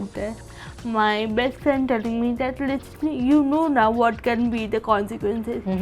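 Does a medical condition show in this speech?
Yes: cerebral palsy; since early childhood, childhood physical and occupational therapy.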